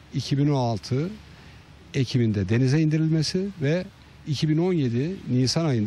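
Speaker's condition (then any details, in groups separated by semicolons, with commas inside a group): No condition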